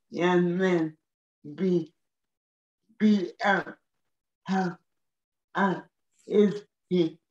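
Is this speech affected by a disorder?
Yes: cerebral palsy; wheelchair user; severe.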